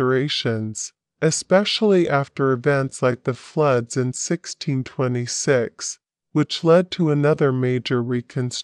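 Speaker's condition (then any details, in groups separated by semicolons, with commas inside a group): No condition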